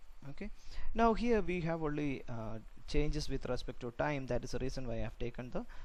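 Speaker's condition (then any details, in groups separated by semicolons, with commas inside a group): No condition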